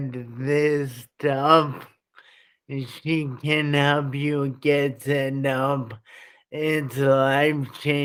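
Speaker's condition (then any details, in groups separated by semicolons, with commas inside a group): Traumatic brain injury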